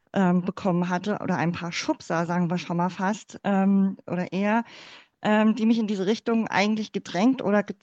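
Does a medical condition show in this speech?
Yes: cleft palate; congenital.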